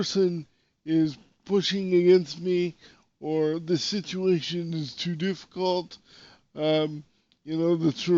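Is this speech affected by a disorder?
Yes: cerebral palsy.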